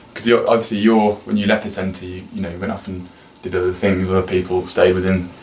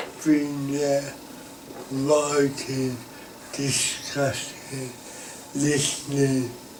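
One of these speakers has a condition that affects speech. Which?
The second: cerebral palsy.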